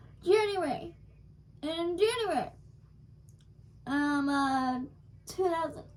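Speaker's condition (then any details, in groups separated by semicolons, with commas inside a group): Cerebral palsy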